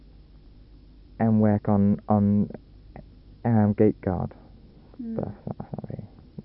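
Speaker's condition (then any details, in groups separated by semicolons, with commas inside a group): Stammer; no family history, first in family; first speech therapy, first experience of it; normally not all that bad, worse in small room with tape recorder; prolonged sounds, blocks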